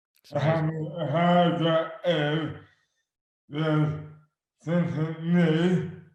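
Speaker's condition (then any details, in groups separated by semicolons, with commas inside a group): Dystonia; affects hands and speech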